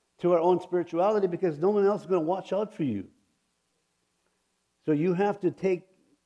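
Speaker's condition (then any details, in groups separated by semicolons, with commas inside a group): No condition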